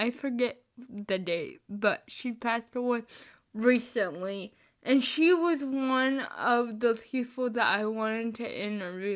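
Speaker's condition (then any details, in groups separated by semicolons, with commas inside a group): Spastic cerebral palsy, mixed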